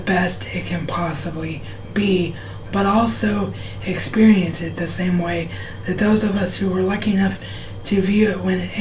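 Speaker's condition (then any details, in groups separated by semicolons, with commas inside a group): Cerebral palsy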